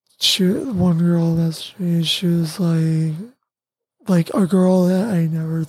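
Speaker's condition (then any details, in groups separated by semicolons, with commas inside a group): Tracheostomy; voice lost at first, spelled on communication board, voice later regained, cuff inflated at night stops talking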